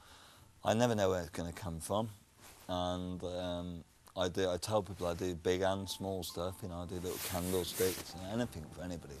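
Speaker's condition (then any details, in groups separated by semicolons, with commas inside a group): Cerebral palsy; speech defect since childhood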